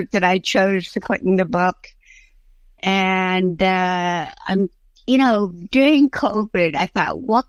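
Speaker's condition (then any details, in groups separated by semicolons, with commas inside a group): Cerebral palsy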